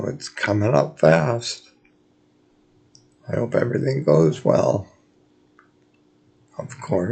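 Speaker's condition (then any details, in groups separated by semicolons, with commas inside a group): Multiple sclerosis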